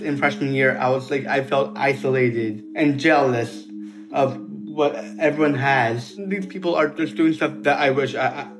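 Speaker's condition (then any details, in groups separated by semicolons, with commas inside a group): Down syndrome; genetic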